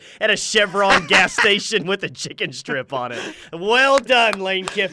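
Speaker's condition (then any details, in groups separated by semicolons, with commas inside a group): No condition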